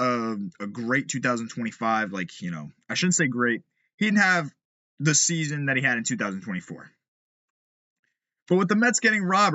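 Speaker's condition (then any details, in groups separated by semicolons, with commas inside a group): No condition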